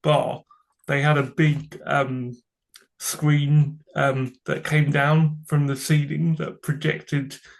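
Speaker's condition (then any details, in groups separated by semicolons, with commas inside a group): Cerebral palsy; from birth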